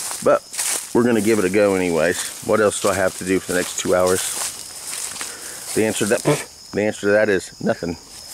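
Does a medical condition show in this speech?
No.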